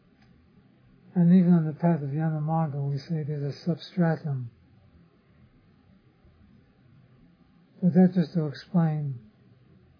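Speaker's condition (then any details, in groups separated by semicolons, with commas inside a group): Parkinson's disease; others offer remedies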